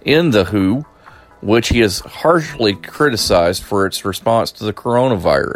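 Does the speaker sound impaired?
No.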